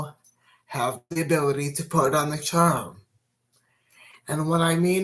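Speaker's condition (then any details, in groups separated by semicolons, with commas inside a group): Cerebral palsy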